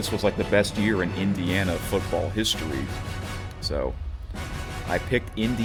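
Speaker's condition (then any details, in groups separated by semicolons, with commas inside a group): No condition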